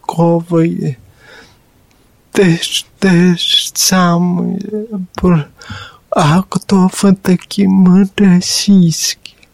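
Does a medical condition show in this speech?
Yes: cerebral palsy; since birth, born apparently lifeless.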